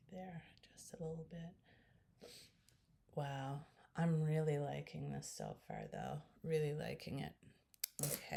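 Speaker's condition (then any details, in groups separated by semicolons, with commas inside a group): No condition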